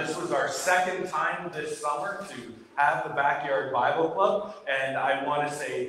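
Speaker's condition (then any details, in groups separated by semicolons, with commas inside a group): No condition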